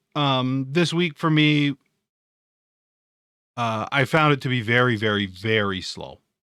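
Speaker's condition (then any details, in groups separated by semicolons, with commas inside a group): No condition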